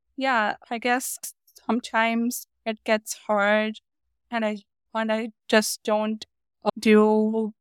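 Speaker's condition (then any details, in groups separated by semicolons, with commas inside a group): Stutter; stutter diagnosed at age 5, increased with age, about 20 speech therapists in childhood, paid for cure scam; ongoing speech therapy, goals self-acceptance and disclosure, work accommodation to type in meeting chat, read aloud by others; not mild stutter, speaks short remarks, types longer ones, bad days block even two sentences; blocks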